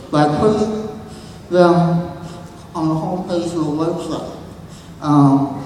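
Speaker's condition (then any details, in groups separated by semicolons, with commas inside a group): Moebius syndrome; since birth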